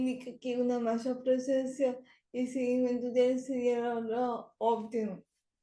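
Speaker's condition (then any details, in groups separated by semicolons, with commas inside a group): Cerebral palsy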